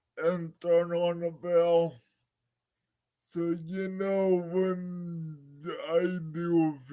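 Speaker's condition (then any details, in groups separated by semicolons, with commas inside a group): Cerebral palsy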